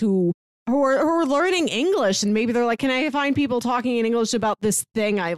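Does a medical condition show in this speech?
No.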